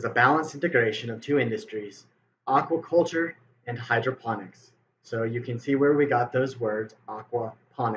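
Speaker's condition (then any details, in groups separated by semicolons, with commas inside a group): No condition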